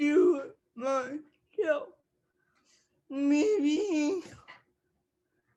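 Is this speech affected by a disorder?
Yes: cerebral palsy; speech affected.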